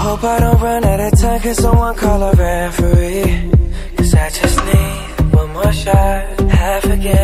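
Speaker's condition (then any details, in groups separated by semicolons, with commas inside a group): No condition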